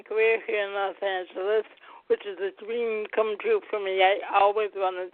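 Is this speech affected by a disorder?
Yes: cerebral palsy.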